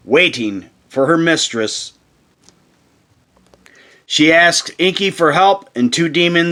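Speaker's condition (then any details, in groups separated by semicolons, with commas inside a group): No condition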